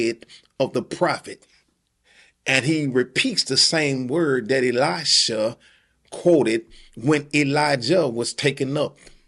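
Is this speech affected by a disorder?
No.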